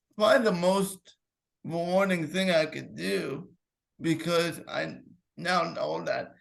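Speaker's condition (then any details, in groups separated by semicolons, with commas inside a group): Cerebral palsy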